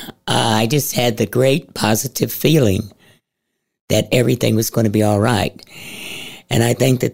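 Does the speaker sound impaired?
Yes: head and neck cancer; stage 4 cancer into voice box from acid reflux, 36 throat radiations, chemotherapy at Gunderson; voice a little scratchy, never needed shots to swallow during chemotherapy.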